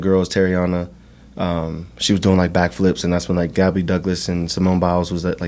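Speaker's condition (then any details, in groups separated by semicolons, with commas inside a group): No condition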